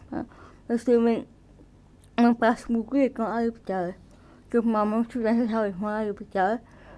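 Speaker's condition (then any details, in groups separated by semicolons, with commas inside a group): Cerebral palsy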